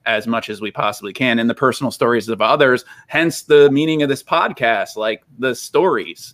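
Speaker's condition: No condition

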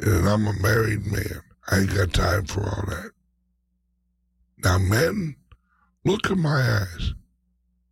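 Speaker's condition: Speech impediment, mild; slight speech impediment

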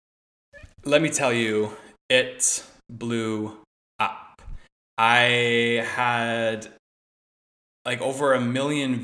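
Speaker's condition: Stutter; speech impediment, once felt as a reason not to speak up; past fear that speech would be garbled or caught in throat; prolonged sounds, blocks

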